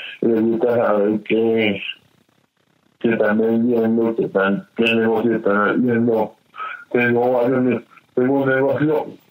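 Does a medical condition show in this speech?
Yes: cerebral palsy; affects movement and speech.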